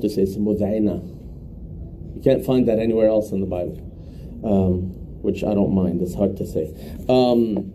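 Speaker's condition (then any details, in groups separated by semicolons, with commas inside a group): No condition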